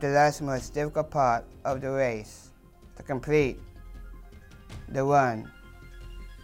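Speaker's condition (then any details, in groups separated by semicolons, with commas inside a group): Down syndrome, trisomy 21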